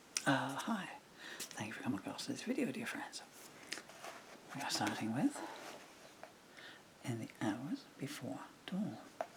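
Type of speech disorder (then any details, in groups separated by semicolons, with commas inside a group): Bulbar dysarthria; progressive bulbar palsy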